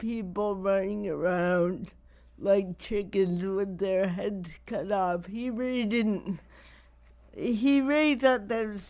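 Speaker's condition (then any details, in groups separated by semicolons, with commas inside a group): Cerebral palsy; wears down with age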